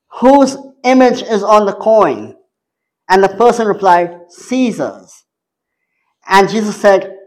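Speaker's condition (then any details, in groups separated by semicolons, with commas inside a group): Cleft palate; speaks two or three languages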